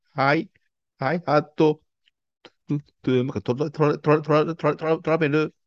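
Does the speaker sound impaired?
Yes: stuttering; childhood onset, counselor visits at ages 6 and 8, father also stutters, self-help group from age 20; adult, still stutters; still stutters a lot, not fluent speaking in public; here repeated sounds, blocks.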